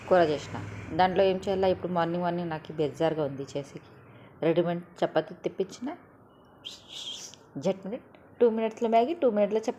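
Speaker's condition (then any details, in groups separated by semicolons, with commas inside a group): No condition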